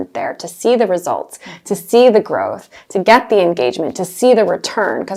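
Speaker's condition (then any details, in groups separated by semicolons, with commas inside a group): No condition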